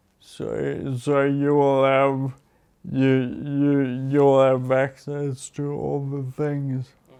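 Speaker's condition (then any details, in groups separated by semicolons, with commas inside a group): Friedreich's ataxia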